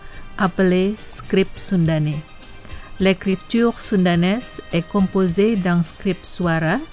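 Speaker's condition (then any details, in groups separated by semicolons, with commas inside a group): No condition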